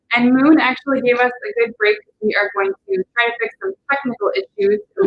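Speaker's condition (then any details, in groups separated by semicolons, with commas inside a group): No condition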